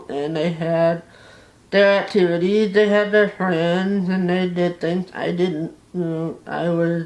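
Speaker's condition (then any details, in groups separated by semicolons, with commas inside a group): Facial paralysis; does not talk plainly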